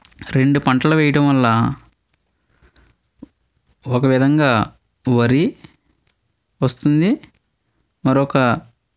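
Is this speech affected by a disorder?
No.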